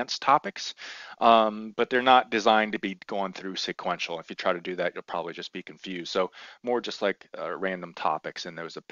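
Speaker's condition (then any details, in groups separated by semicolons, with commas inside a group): No condition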